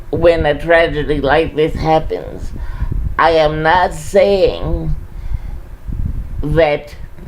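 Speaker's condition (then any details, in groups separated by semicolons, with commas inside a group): Cerebral palsy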